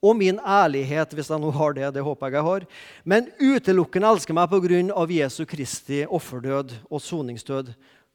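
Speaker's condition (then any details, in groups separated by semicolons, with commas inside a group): No condition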